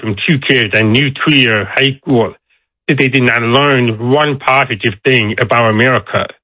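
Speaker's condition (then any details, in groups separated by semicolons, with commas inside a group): Deafness; deaf accent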